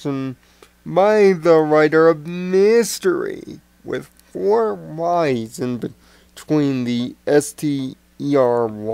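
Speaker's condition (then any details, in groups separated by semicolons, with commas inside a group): Cerebral palsy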